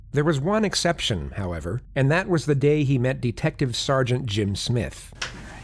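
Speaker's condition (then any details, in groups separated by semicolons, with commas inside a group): No condition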